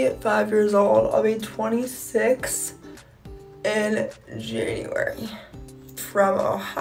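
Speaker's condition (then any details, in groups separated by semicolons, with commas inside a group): Cerebral palsy; present from birth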